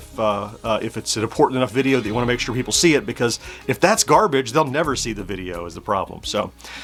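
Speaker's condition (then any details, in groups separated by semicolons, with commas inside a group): No condition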